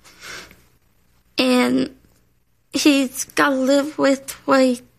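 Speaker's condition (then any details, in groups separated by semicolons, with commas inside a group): Hearing damage from accident; vision and balance, permanent, dozens of surgical procedures, relearned walking; had to relearn speaking after accident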